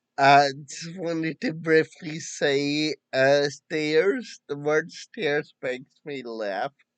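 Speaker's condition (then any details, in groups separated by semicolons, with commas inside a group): Friedreich's ataxia; diagnosed after over two years of worsening symptoms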